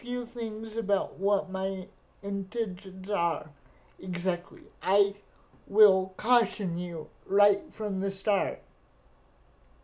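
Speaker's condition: Cerebral palsy; wheelchair user

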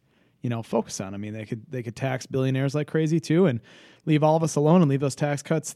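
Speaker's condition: No condition

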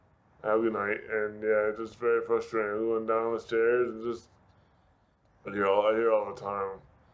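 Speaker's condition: Traumatic brain injury, severe; affects speech and balance, people think drunk

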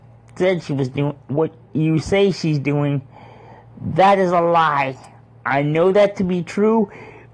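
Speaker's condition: Cerebral palsy; legal blindness

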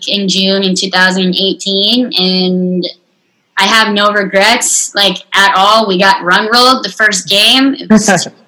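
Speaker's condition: Unilateral cleft lip and palate, severe

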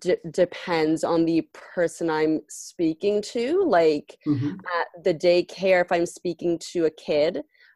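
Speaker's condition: Stuttering; stutter since childhood, mild and controllable in childhood, later worsened, individual speech therapy at 16; current speech therapy with male therapist aiming to regain childhood control, breathing and singer/actor techniques; worse with stress, anxiety and adults, less when whispering, angry, alone; blocks

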